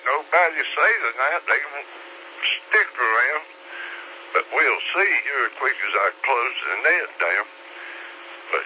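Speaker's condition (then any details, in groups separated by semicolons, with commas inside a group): Slurred speech; takes 17 different medications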